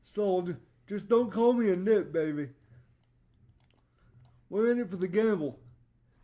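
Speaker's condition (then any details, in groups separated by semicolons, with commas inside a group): Cerebral palsy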